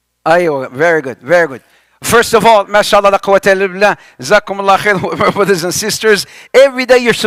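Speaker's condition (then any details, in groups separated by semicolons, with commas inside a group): No condition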